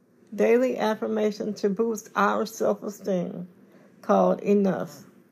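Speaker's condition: Cerebral palsy; confined to wheelchair

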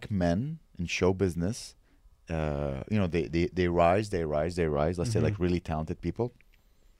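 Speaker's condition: No condition

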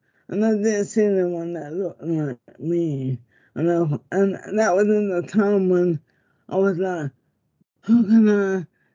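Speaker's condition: Motor neurone disease; speech sounds different, listeners mistake it for stroke, relatives abroad tell her not to speak

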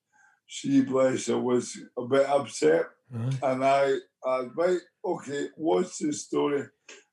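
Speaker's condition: Motor neurone disease; twitching

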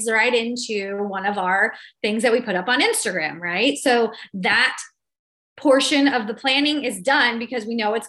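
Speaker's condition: No condition

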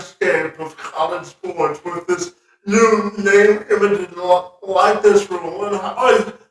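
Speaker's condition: Spastic quadriplegia cerebral palsy

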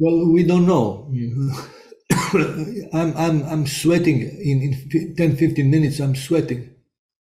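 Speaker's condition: Parkinson's disease; onset around age 55 or 56, stopped playing guitar because could not play syncopation; about 12 years since diagnosis, ping pong therapy 2-3 times weekly, syncopation regained, symptoms improved

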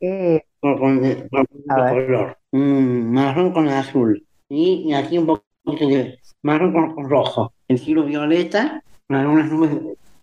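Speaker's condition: Down syndrome; age 64

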